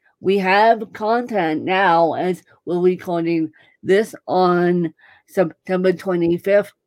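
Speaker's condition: Cerebral palsy; lack of oxygen injury at birth

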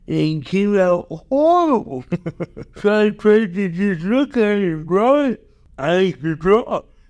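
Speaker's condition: Cerebral palsy

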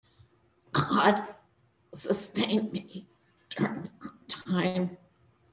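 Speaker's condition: Spasmodic dysphonia; trouble speaking during talk

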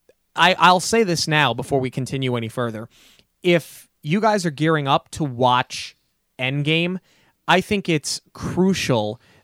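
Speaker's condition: No condition

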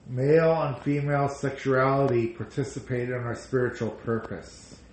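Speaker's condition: No condition

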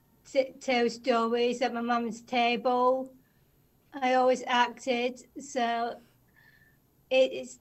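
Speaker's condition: Down syndrome; from birth; speech developed well, helped by childhood voice work and speech work combined with movement in drama

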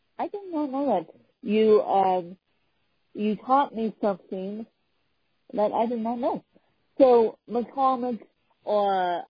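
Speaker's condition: Cerebral palsy; chronic physical disability

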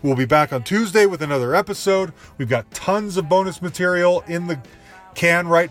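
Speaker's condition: No condition

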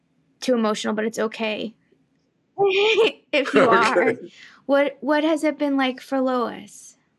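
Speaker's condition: No condition

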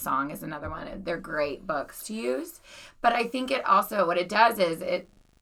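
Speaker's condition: No condition

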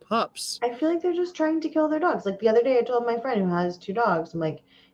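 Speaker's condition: No condition

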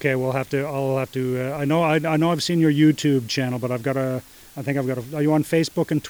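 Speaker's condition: No condition

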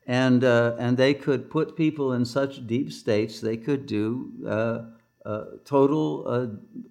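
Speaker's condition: No condition

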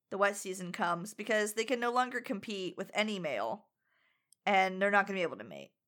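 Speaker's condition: No condition

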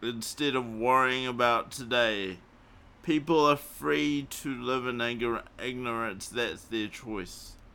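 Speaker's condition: Cerebral palsy; morphine not allowed after it

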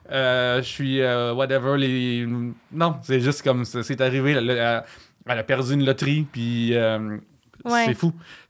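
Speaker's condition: Stuttering and cluttering; lifelong speech problem, long unrecognized, identified about a year ago; on Trois-Bières podcast saw self as the one people could not understand; repeated sounds

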